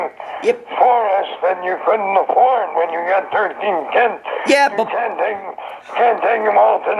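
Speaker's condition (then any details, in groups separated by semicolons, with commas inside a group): Throat cancer; survivor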